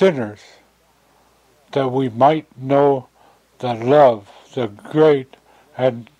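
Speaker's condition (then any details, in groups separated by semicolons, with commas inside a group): Stroke; arterial aneurysm found on x-rays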